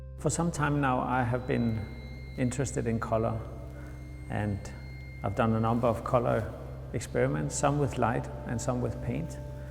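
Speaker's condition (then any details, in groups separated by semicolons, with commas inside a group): No condition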